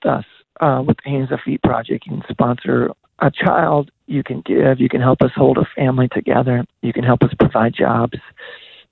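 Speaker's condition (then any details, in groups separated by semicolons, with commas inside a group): Voice disorder; progressive voice disorder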